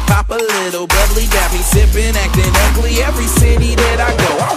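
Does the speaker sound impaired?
No.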